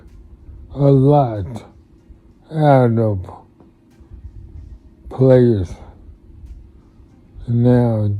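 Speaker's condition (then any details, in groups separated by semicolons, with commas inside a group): Multiple sclerosis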